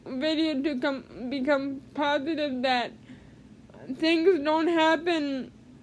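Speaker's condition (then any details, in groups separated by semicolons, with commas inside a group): Cerebral palsy; speech therapy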